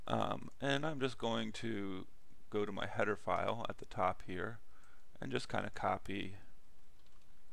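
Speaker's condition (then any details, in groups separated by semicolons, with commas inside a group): No condition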